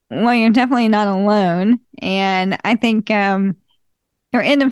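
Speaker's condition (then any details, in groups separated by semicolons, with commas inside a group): ALS; fatal disease without cure, continual loss of abilities, described as dying from it; voice changing and declining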